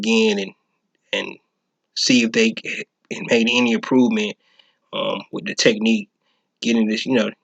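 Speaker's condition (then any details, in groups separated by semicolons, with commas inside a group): No condition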